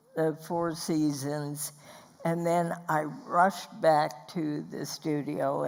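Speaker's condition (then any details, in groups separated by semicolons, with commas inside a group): Spasmodic dysphonia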